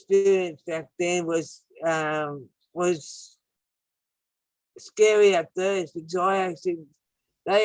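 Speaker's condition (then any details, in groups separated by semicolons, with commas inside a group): Acquired brain injury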